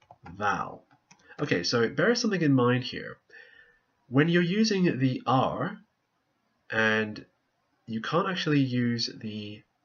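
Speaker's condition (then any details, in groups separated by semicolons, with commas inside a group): No condition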